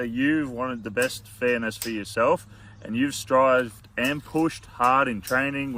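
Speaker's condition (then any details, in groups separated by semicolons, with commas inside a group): No condition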